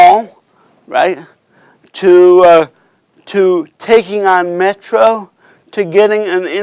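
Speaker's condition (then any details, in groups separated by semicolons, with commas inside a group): Cerebral palsy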